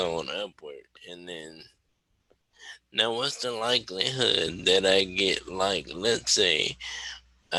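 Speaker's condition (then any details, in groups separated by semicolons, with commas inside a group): Cerebral palsy; wheelchair user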